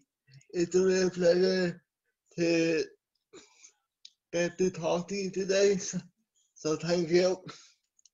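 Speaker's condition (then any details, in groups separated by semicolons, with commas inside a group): Cerebral palsy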